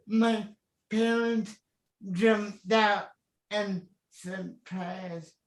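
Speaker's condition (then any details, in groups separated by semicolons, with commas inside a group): Cerebral palsy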